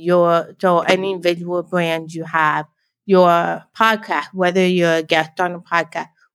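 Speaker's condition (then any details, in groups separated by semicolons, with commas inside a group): Deafblind, born deaf; cochlear implant on left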